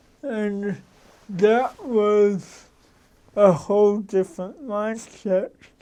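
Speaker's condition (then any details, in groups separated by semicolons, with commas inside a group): Cerebral palsy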